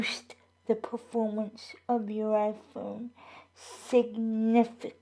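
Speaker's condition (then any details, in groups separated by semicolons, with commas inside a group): Cerebral palsy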